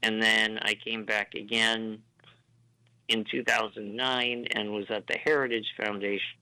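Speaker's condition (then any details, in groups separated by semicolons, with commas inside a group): Duchenne muscular dystrophy; diagnosed at age 3, power chair since about age 10, no ventilator in earlier school years; uses ventilator to breathe; ventilator may be audible, cadence slightly different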